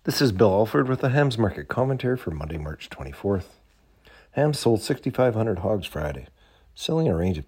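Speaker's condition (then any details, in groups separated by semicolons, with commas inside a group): No condition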